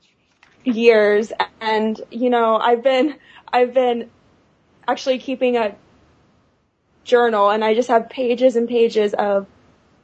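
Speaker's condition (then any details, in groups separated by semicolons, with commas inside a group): Stuttering; stuttering whole life, long hidden by avoiding talking, expected at 13 it would go away; stutters openly, no longer hides stuttering; stuttered speech, formerly avoided talking and seemed shy; blocks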